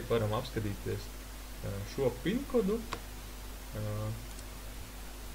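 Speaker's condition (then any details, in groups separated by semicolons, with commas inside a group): No condition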